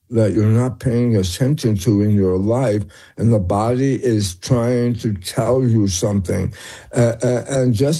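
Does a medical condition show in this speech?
Yes: tongue cancer; first noticed through hearing problem and ear pain, found by ENT doctor examining mouth; throat scan malignant before, later scan showed benign tumor; slurred speech, stopped lecturing after cancer.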